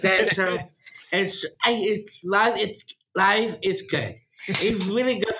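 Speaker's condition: Down syndrome; young adult man, in school system until age 21; short answers, father prompts and restates answers

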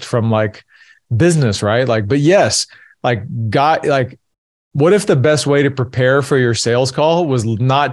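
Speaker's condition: No condition

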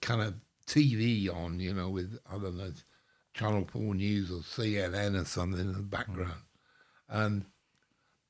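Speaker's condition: Stroke, mini stroke; speech coming back

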